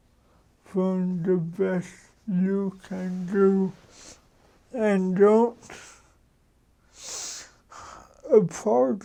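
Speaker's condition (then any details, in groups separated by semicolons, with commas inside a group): Cerebral palsy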